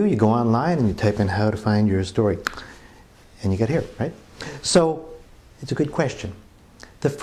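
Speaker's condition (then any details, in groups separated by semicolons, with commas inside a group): No condition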